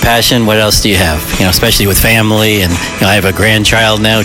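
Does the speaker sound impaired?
No.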